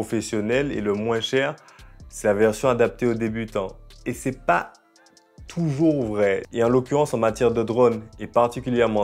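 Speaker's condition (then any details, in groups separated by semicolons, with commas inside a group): No condition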